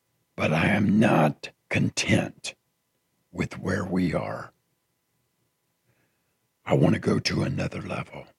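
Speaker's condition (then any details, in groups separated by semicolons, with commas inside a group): Partial laryngectomy after throat cancer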